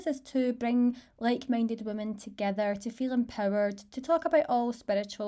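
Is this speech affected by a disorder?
No.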